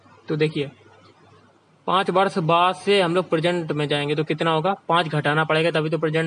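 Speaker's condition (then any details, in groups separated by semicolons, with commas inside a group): No condition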